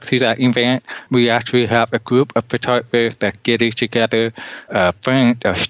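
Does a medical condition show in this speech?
Yes: deafness; cannot hear well.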